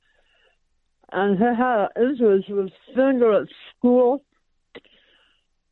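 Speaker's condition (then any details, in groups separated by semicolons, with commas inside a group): Trouble speaking; asks host to bear with her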